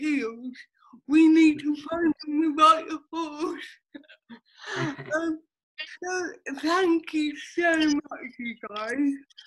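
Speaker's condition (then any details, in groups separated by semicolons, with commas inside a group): Cerebral palsy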